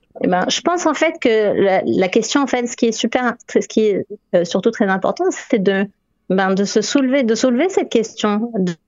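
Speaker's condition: No condition

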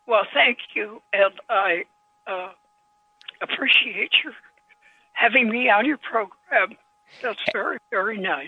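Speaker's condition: Parkinson's disease; age 90

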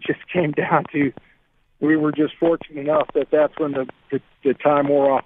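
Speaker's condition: No condition

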